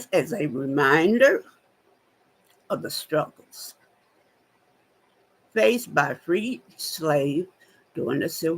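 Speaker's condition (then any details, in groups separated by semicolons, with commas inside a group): Spinal neurosarcoidosis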